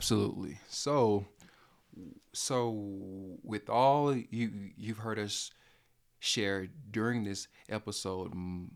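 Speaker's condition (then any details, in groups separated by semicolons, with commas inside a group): Stuttering; only stutterer on either mother's or father's side of family; still stutters; stutters when talking, speech problem audible, cannot be hidden when speaking; repeated sounds, repeated words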